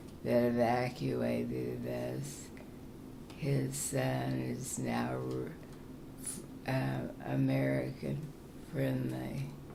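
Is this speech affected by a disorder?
Yes: Parkinson's; very soft, low voice.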